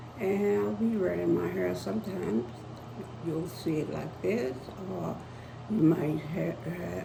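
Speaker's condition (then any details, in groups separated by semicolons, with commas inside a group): Spinal neurosarcoidosis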